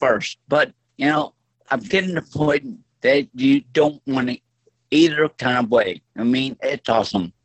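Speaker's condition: Stroke; voice altered since stroke, lasting effect

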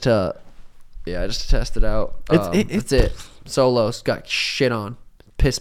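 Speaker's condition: No condition

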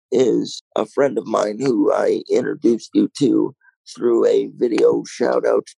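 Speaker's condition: Cerebral palsy, mild

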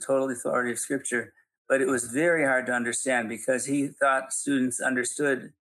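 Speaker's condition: Parkinson's; still teaching and speaking publicly

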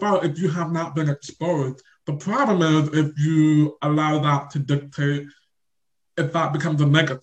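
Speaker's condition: Deaf or hard of hearing; on deaf spectrum

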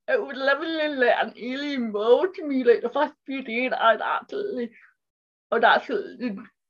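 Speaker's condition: Cerebral palsy; speech impairment

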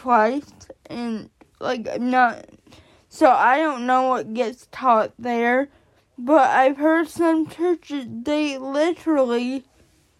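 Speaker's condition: Cerebral palsy; onset before birth

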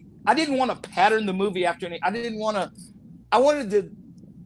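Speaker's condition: No condition

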